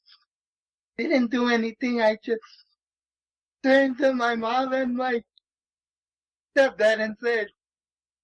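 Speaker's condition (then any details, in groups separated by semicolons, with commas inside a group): Cerebral palsy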